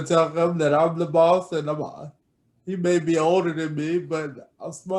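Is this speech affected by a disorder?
Yes: cerebral palsy.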